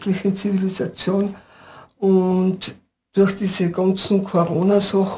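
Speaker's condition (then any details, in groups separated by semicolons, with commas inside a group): Parkinson's disease; diagnosed at age 45, brain tumour then multiple sclerosis first suspected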